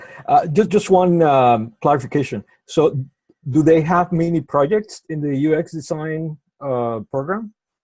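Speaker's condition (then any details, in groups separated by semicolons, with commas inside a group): No condition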